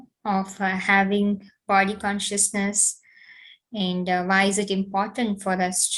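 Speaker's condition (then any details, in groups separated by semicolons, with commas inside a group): No condition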